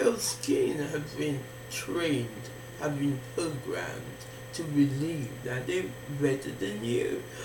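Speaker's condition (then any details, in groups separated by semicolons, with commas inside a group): Facial palsy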